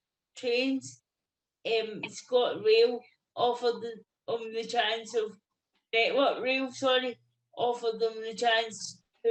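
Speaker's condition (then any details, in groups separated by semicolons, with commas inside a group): Cerebral palsy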